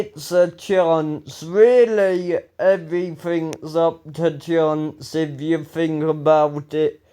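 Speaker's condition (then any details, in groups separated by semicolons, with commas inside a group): Ataxia; affects body movements; speech recently worse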